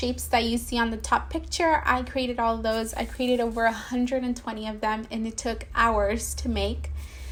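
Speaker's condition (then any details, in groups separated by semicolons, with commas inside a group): No condition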